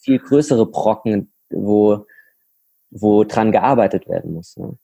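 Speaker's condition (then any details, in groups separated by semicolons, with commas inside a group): No condition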